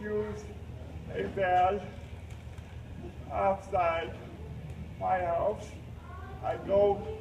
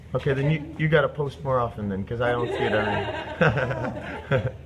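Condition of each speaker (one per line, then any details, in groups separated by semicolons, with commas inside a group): Cerebral palsy; uses a lift for transfers
No condition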